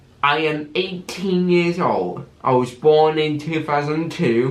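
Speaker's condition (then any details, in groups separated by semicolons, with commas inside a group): Cerebral palsy with stammer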